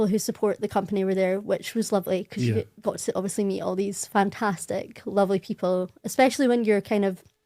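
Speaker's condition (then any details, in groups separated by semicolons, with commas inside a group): No condition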